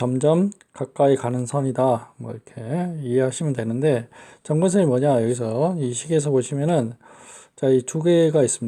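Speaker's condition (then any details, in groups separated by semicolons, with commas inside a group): No condition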